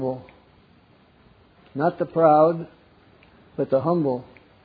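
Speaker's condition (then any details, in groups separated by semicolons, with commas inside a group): Parkinson's; wakes up around 3 am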